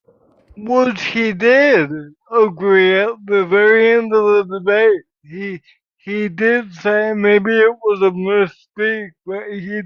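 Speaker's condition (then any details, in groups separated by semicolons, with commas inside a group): Cerebral palsy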